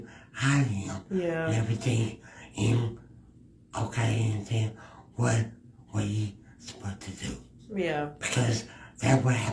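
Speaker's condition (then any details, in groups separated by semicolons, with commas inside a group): Cerebral palsy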